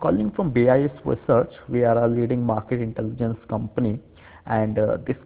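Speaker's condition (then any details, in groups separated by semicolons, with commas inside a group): No condition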